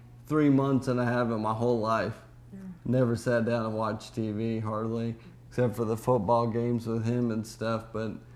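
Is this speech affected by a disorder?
Yes: ALS; legs, arms and hands affected; quick progression, spastic legs, weak arms and hands.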